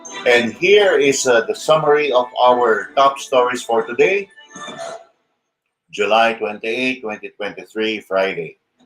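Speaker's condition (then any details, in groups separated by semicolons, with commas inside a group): No condition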